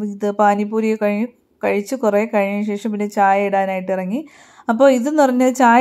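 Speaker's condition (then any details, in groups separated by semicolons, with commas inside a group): No condition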